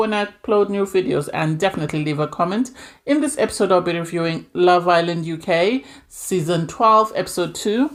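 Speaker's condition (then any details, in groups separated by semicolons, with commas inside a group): No condition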